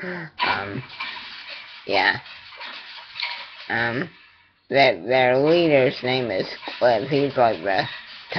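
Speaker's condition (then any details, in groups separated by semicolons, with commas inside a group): Cerebral palsy; attending therapy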